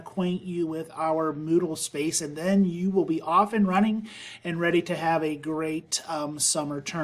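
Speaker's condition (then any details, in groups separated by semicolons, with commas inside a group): No condition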